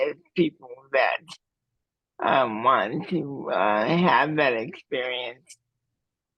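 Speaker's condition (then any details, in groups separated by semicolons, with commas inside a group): Cerebral palsy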